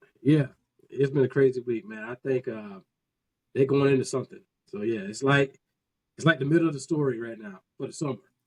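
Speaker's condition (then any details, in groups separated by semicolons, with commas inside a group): No condition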